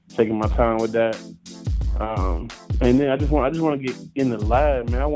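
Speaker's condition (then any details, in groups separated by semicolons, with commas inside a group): No condition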